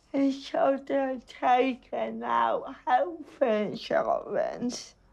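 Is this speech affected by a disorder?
Yes: ataxic cerebral palsy; speech affected.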